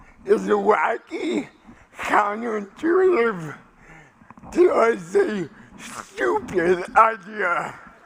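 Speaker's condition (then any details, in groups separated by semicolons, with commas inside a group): Cerebral palsy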